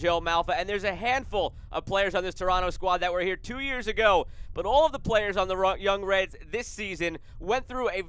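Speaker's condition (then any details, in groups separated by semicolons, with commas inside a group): No condition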